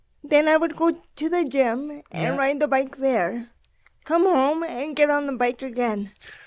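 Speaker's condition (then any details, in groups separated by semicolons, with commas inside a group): Cerebral palsy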